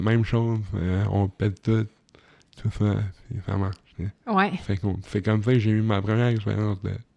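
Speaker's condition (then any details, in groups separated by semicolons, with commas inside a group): Cerebral palsy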